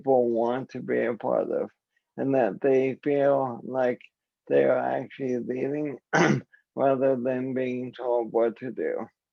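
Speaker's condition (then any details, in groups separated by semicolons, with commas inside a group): ALS; voice and hands affected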